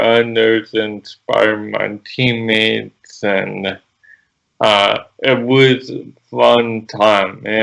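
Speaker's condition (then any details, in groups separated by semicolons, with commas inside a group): Cerebral palsy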